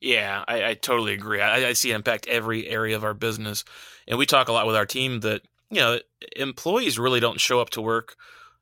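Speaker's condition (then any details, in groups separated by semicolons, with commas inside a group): No condition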